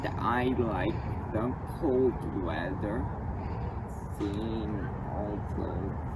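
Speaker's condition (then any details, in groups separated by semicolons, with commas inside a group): Cerebral palsy; uses service dog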